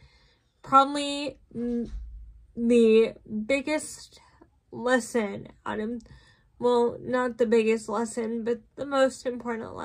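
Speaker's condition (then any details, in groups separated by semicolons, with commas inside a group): Cerebral palsy, spastic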